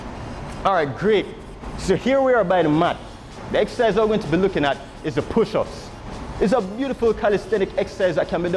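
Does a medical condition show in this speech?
No.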